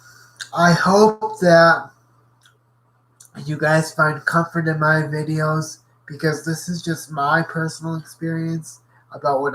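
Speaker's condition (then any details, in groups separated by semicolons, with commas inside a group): Cerebral palsy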